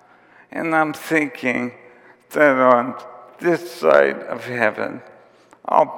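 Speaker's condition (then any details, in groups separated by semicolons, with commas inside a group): ALS; symptoms began about four years before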